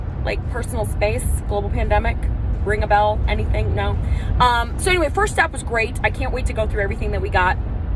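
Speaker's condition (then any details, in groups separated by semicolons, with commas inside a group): No condition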